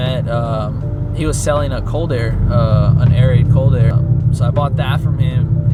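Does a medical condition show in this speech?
No.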